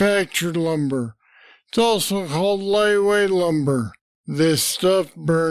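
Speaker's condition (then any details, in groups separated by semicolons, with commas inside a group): Parkinson's disease; deep brain stimulators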